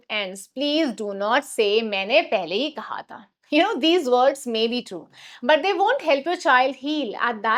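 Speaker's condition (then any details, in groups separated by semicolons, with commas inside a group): No condition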